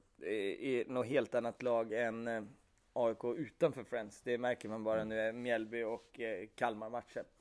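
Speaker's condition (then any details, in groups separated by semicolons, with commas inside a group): No condition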